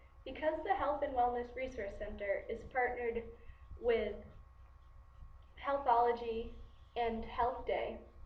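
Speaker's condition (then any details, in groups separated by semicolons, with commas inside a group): No condition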